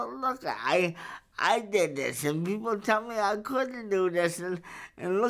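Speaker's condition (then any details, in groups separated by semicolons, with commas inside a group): Cerebral palsy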